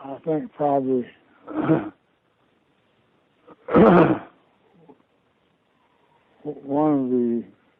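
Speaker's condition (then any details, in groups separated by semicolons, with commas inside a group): Parkinson's disease; diagnosed about two years ago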